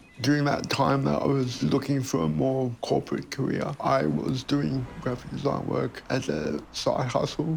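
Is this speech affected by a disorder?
Yes: cerebral palsy.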